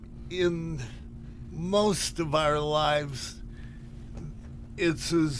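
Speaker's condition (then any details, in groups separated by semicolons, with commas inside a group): Parkinson's disease; asked neurologist about trying cannabis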